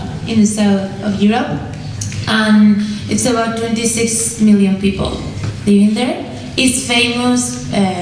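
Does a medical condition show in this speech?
No.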